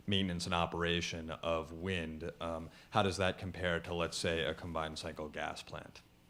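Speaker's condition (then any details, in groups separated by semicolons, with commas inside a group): No condition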